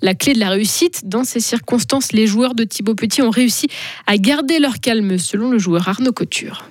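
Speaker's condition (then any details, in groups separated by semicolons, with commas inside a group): No condition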